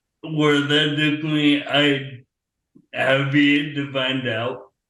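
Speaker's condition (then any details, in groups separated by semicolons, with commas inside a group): Traumatic brain injury; caused by accident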